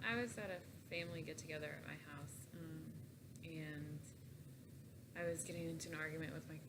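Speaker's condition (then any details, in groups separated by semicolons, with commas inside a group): No condition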